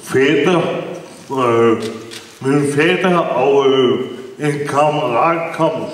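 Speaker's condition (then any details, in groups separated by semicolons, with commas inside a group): Brain injury; traffic accident at age 9; formerly bedbound then wheelchair, largely recovered, lasting disability; initially largely without language and motor functions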